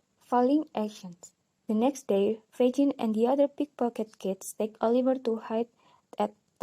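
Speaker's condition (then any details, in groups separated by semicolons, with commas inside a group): No condition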